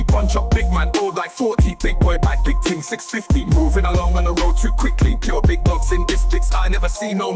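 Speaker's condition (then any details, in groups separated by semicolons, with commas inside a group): No condition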